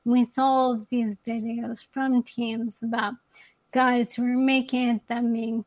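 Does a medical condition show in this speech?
Yes: ALS; young onset.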